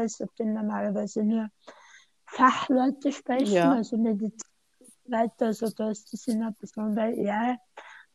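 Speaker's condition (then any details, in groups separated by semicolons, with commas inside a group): Tongue cancer surgery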